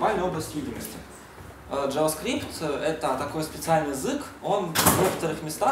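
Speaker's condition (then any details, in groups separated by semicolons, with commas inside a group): No condition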